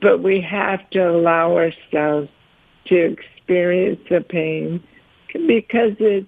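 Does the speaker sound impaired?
Yes: ALS; ALS at 47 after a year of running into walls, no use of hands, arms, legs; about 7 years since diagnosis, slow progressor, types with eyes on computer; tongue affected, speaks more slowly than before, worried about voice, held up over 15 minutes.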